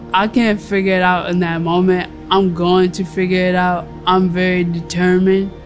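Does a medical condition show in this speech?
Yes: cerebral palsy; bones and legs weak and painful in cold weather.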